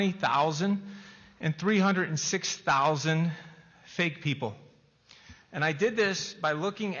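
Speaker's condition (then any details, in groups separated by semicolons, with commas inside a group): No condition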